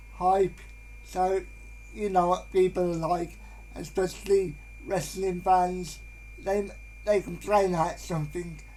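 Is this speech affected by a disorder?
Yes: cerebral palsy.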